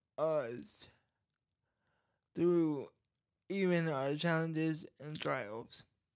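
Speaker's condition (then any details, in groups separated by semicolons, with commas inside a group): Cerebral palsy; cerebral palsy causing speech problem, scratchy throat and gag reflex issues at times; voice goes in and out, some parts edited out and retried; voice goes in and out sometimes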